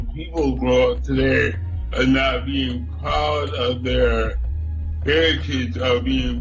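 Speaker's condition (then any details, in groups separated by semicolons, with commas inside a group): Cerebral palsy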